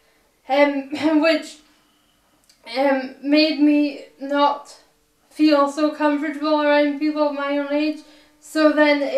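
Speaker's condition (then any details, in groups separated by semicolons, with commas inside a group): Cerebral palsy; purely physical, full-time wheelchair user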